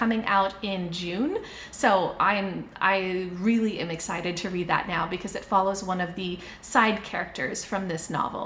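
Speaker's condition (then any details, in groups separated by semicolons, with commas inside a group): No condition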